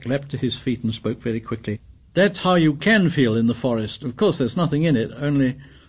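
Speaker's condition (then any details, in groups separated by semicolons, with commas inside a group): No condition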